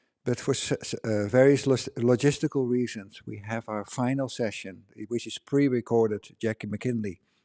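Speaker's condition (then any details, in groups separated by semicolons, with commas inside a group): No condition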